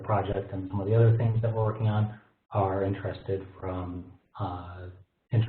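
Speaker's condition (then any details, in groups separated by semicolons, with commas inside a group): No condition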